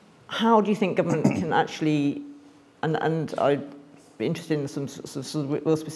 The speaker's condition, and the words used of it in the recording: No condition.